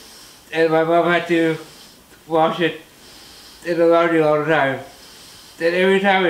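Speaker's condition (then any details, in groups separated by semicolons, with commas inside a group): Muscular dystrophy, Duchenne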